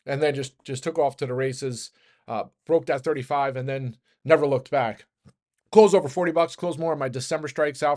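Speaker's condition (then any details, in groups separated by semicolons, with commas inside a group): No condition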